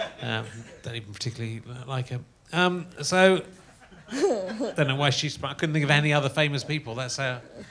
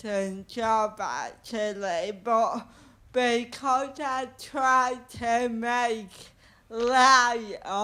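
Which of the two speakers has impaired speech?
The second: cerebral palsy; birth oxygen deprivation; listeners need a couple minutes to tune in.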